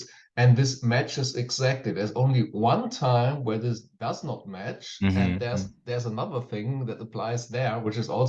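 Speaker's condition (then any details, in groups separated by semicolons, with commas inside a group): No condition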